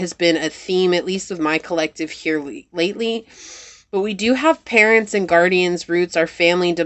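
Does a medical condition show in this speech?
No.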